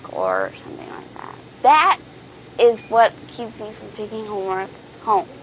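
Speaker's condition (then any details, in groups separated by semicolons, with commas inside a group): Cerebral palsy; spastic, birth oxygen loss from prolapsed cord, grade 4 brain bleed, newborn intubation, physical therapy; told in infancy would probably never speak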